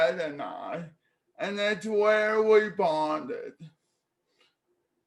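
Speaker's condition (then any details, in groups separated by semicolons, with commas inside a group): Cerebral palsy; speech therapy in childhood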